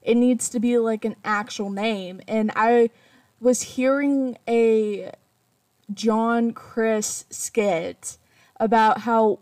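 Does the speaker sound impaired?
Yes: stuttering; stutter since childhood, speech therapy from kindergarten to seventh grade, speech therapist gave up then; sometimes barely able to speak, word blocks, throat feels closing before groups, crying worsens stutter; here prolonged sounds.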